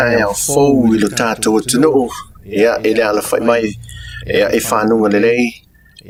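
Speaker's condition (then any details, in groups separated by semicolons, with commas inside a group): No condition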